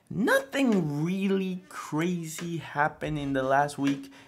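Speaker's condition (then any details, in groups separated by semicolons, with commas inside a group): No condition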